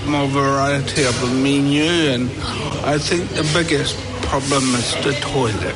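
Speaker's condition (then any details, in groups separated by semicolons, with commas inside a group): Cerebral palsy; described as pretty able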